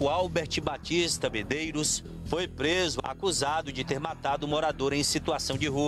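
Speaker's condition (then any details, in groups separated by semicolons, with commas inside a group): No condition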